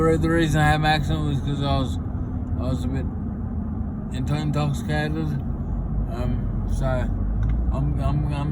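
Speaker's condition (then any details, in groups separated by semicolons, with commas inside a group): Acquired brain injury; fall from balcony; about 12 years since injury; wants speech therapy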